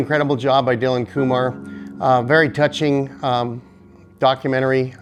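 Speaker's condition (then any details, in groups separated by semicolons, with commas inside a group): No condition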